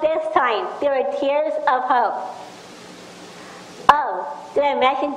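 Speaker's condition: Down syndrome; extra chromosome; speech problems

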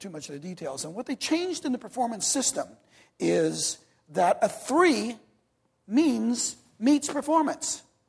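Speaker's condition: No condition

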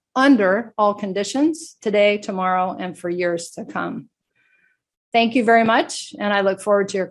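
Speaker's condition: No condition

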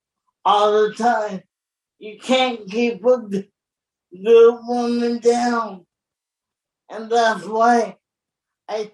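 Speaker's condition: Cerebral palsy; born very premature

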